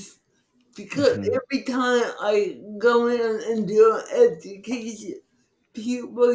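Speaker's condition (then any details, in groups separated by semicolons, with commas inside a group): Cerebral palsy; from birth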